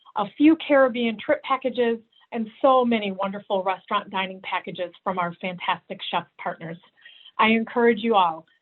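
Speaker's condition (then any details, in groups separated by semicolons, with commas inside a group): No condition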